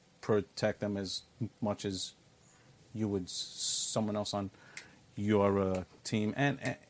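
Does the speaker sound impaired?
Yes: stutter; childhood onset stutter and speech impediment, mentored by stuttering police Officer Officer John; a 20-minute conversation took an hour; here prolonged sounds.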